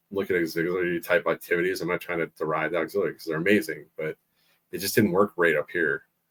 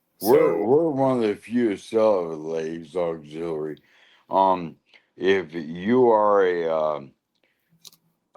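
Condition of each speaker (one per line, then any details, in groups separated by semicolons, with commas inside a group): No condition
Lou Gehrig's disease (ALS); right side and left hand weakness, cane, leg brace; over 5 years since onset, stumbling when walking; voice going, slurring worsens with longer talking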